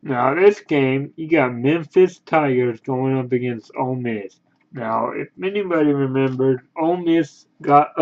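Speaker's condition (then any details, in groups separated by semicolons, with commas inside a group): Cerebral palsy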